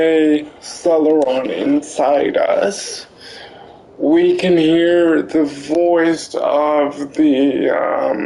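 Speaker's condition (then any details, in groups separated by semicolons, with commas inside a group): Cerebral palsy; limbs affected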